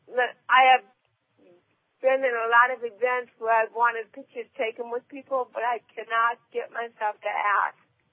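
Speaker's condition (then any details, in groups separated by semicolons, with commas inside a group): Cerebral palsy; present from birth, handwriting physically hard and slow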